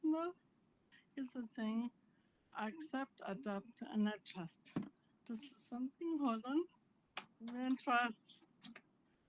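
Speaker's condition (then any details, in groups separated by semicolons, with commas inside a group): Primary lateral sclerosis; initially probable diagnosis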